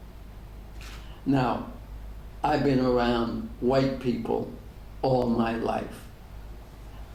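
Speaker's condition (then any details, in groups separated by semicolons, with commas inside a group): ALS; degenerative; diagnosed ten years ago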